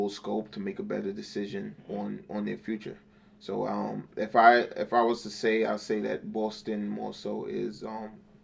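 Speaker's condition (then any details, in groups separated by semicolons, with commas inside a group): No condition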